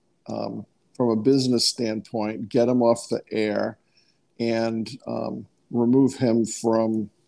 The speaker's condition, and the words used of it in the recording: None; typical speech.